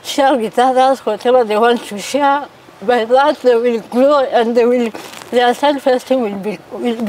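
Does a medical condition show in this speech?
Yes: cerebral palsy; from birth.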